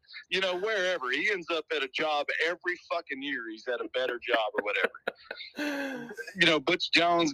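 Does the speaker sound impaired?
No.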